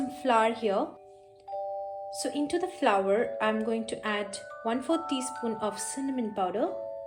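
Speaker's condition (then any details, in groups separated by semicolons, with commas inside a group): No condition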